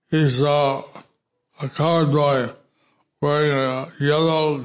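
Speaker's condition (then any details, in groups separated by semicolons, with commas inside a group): Stroke with facial paralysis; hard to follow for unaccustomed listeners, words repeated by interpreter Ignat Gordas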